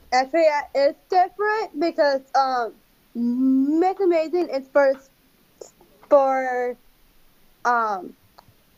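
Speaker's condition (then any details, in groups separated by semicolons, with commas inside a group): Down syndrome; from birth, diagnosed a few days before birth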